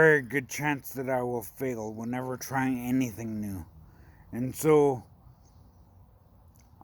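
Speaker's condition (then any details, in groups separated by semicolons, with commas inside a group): Brain injury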